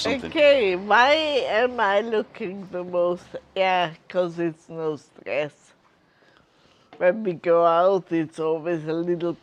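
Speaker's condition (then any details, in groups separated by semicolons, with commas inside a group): Multiple sclerosis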